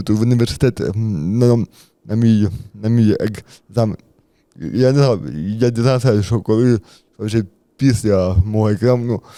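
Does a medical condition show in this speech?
Yes: cerebral palsy; affects movement and walking, muscle surgery.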